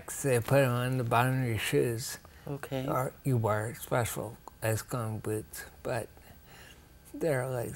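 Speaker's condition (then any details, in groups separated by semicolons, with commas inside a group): Ataxia; rare, progressive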